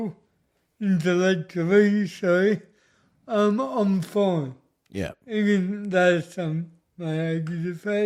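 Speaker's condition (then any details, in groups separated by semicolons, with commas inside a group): Cerebral palsy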